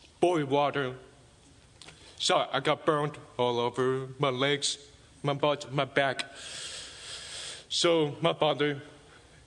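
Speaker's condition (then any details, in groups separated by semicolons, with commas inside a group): Deafness; deaf and mute as a child, now speaks, understood by most people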